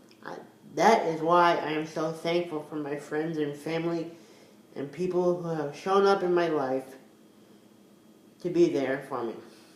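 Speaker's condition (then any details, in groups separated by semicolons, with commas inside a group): Cerebral palsy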